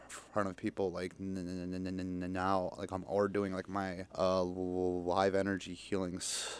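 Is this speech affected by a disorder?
Yes: stutter; stutter since young childhood, speech help stopped around age 11 or 12, therapy, 12-step programs, now sober; still stutters, public speaking still hard, sounded fluent on air, feels safe in studio; stutters on f of furniture mover, no stutter when drunk, cares less when feeling safe; here repeated sounds, prolonged sounds.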